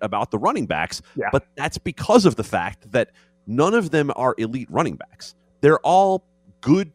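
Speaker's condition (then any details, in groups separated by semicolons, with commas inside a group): No condition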